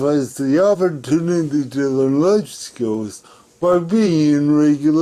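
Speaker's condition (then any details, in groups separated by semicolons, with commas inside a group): Cerebral palsy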